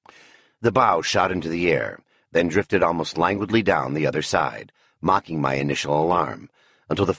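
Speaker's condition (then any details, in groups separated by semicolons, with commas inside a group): No condition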